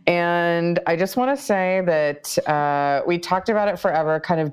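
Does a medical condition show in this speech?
No.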